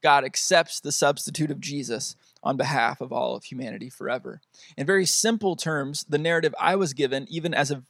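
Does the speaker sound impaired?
No.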